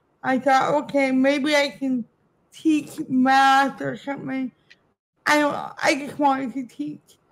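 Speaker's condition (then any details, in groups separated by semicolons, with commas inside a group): Cerebral palsy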